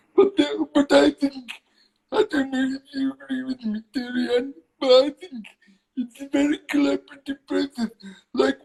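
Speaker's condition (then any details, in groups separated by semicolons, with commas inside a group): Cerebral palsy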